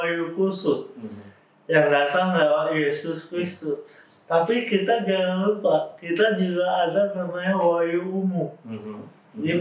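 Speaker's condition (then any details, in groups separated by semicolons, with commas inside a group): Cerebral palsy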